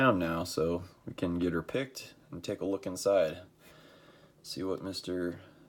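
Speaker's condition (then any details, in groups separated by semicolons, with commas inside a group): No condition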